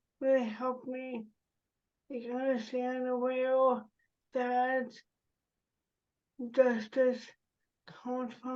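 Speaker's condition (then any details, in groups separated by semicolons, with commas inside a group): Cerebral palsy, spastic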